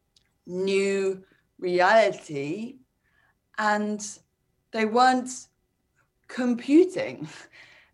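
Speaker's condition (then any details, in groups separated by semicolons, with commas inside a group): Speech impairment, word-finding; congenital AVM, sudden slurred speech then collapse, emergency surgery, half skull removed, cranioplasty with plastic skull; about a year since onset, relearning to talk, strong speech recovery, non-linear progress; word-finding difficulty, speech feels fine internally, initially no speech, comprehension intact, long unable to form sentences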